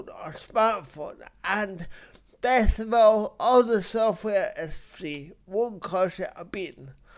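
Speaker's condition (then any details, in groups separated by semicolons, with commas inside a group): Cerebral palsy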